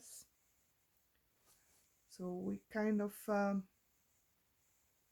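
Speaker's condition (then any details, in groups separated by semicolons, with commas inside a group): No condition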